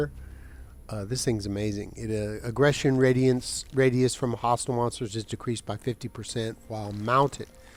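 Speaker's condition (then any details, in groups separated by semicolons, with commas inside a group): No condition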